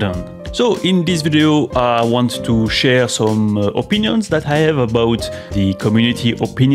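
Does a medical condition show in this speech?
No.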